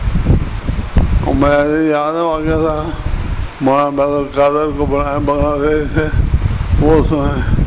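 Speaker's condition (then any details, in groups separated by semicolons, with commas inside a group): Difficulty speaking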